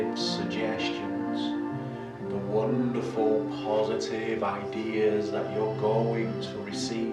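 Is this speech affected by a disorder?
No.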